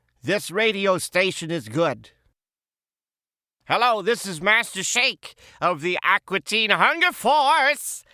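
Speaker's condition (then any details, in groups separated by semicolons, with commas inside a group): No condition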